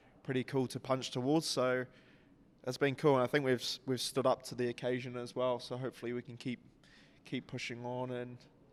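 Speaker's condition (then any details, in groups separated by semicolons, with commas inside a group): No condition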